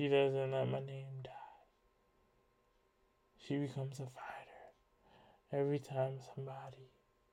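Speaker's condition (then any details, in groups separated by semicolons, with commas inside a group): Cerebral palsy; uses wheelchair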